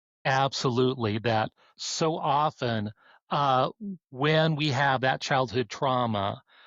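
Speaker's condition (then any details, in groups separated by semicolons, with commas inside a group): No condition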